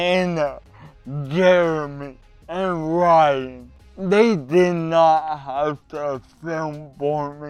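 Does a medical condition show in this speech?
Yes: cerebral palsy; voice often not understood.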